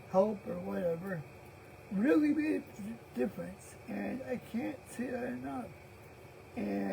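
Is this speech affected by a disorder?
Yes: cerebral palsy; present since birth.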